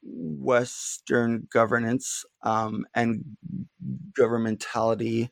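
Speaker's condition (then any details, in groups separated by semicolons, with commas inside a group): Stuttering; little stuttering currently; prolonged sounds, blocks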